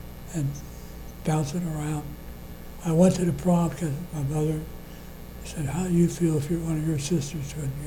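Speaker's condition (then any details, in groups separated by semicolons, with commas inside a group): Parkinson's disease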